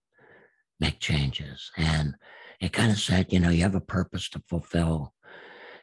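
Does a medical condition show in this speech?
Yes: absent vocal cords; from gunshot through neck, confirmed on repeated exams, speech therapist saw no hope; self-taught speech over about ten years, sounds made first then shaped by mouth, slight hoarseness, unique voice.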